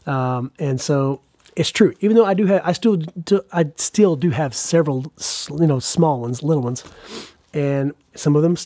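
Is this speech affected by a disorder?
Yes: stuttering; man aged 40; stutter can make speech awkward; here repeated sounds, prolonged sounds.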